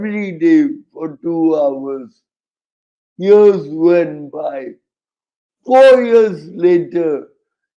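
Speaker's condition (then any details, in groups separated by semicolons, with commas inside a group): Cerebral palsy, severe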